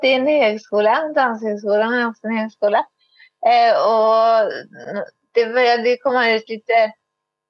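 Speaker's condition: Cerebral palsy, spastic

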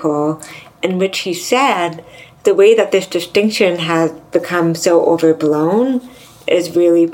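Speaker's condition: Deafness, severe to profound; implant worse ear 34

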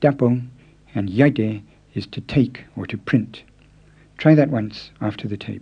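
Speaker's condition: No condition

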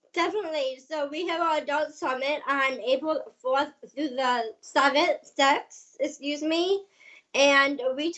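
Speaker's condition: Down syndrome

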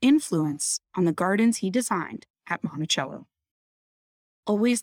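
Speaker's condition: No condition

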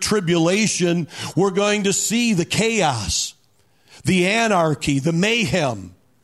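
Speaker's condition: No condition

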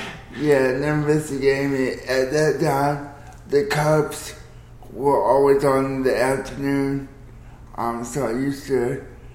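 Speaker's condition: Cerebral palsy

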